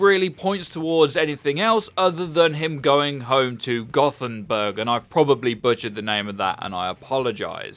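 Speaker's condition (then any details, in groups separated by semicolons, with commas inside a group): No condition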